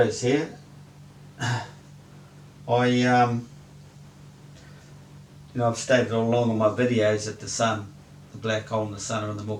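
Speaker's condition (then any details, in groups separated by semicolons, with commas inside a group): No condition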